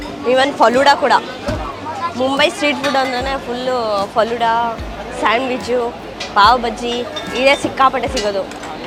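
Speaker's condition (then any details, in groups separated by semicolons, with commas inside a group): No condition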